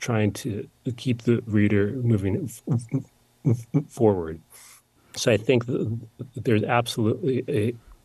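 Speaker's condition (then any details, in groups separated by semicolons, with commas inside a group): Stutter; long hidden; still stutters, no cure; blocking, no stuttering when singing; repeated sounds, prolonged sounds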